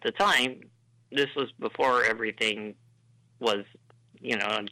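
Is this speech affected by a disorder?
Yes: Duchenne muscular dystrophy; diagnosed age 3, power chair since about age 10, trouble maintaining breathing, service dog; uses ventilator to breathe; ventilator may be audible, cadence slightly different, works well for him.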